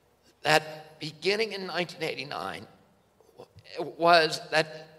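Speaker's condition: Spasmodic dystonia; host notes vocal cord voice

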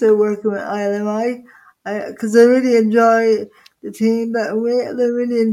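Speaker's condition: Quadriplegic cerebral palsy; full-time wheelchair user, uses personal assistants, uses ProTrack trackball

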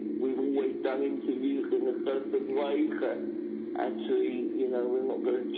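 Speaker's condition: Cerebral palsy; needs extra support at work, slow typer, dictates to support worker, needs help to drive

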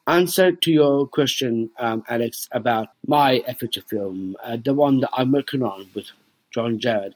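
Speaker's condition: Down syndrome

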